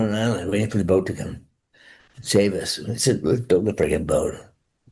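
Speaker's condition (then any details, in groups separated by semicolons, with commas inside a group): Parkinson's disease; young onset, began with finger tremor, tremors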